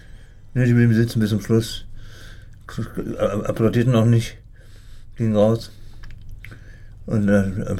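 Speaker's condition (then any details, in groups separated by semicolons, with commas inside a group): Parkinson's disease; symptoms initially ignored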